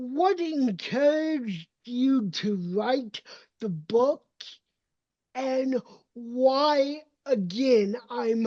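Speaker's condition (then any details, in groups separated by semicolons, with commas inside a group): Cerebral palsy; uses walker and wheelchair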